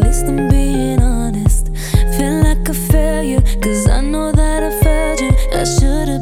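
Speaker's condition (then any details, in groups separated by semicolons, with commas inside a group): No condition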